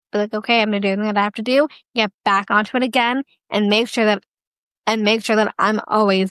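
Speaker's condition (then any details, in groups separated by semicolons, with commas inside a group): Down syndrome; duplicate of the 21st chromosome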